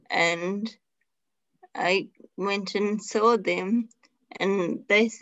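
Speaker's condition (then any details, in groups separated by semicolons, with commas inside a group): Traumatic brain injury; car crash; relearned talking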